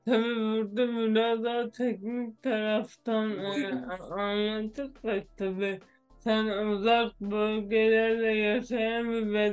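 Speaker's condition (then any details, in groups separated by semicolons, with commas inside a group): Cerebral palsy; some body parts act involuntarily, independent of own intention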